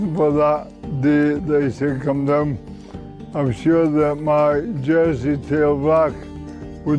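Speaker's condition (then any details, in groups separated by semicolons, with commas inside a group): Motor neuron disease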